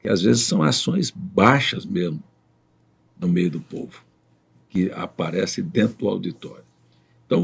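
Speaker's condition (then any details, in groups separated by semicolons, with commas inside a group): No condition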